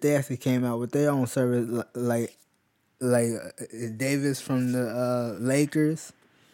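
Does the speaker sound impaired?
Yes: stutter; frequent stutter, described as a disability; stutters a lot, no stuttering while role-playing; here repeated words, prolonged sounds.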